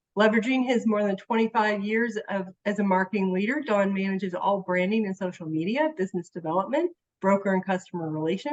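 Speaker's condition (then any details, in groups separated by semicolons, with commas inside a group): No condition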